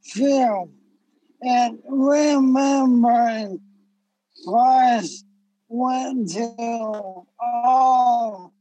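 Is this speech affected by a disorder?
Yes: ALS; diagnosed earlier this summer; speech affected, sped up in editing for intelligibility.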